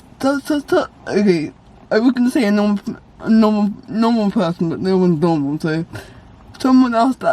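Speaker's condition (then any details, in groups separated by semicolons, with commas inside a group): Cerebral palsy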